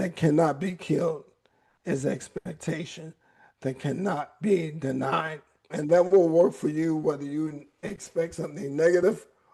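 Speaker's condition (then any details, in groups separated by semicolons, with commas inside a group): ALS; voice raspy at times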